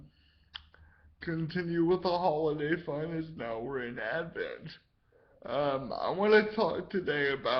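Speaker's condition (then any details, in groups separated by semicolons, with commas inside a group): Cerebral palsy; speaks slower at times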